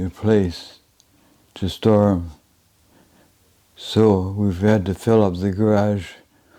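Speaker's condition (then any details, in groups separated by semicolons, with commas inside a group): Advanced Parkinson's disease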